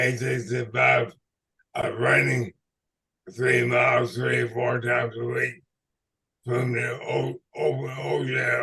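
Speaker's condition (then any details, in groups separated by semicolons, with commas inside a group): ALS/MND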